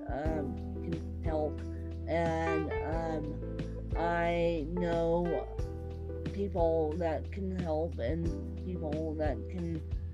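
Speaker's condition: Cerebral palsy; born with it

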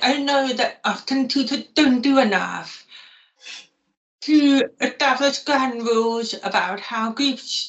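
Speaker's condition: Profoundly deaf; profound deafness

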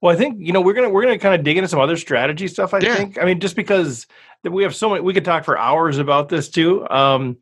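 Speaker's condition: No condition

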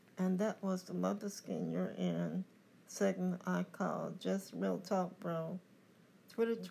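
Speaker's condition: Cerebral palsy; confined to wheelchair

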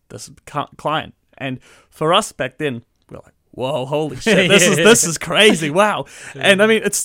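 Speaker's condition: No condition

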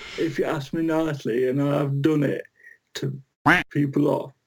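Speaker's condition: Cerebral palsy; physically getting gradually worse

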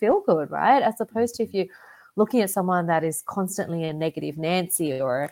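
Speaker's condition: No condition

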